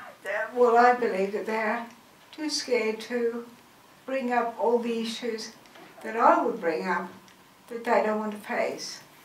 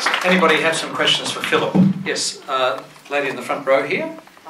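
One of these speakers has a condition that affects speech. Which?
The first: multiple sclerosis; at least 36 years since onset; voice weakening, cannot speak loudly, speaking increasingly difficult.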